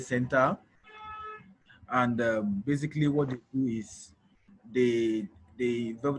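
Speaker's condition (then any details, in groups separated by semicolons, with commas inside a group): No condition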